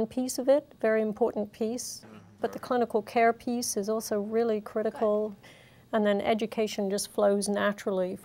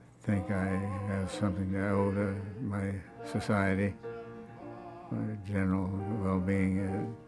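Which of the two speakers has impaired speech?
The second: Parkinson's disease; deep brain stimulation, electrodes in two brain sites; about 23 years since onset, marked improvement after surgery; sings in choir after surgery.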